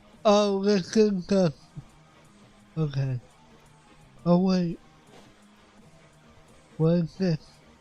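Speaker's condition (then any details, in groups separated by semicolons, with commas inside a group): Cerebral palsy; affects voice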